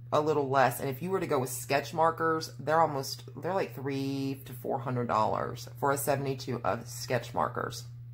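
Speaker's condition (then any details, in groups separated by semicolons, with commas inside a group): No condition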